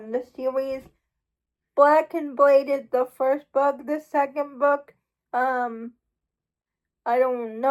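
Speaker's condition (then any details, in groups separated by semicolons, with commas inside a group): Cerebral palsy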